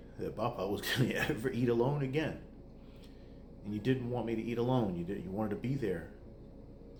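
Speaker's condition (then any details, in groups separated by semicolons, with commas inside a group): No condition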